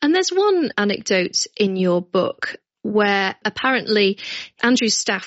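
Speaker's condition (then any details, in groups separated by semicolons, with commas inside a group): No condition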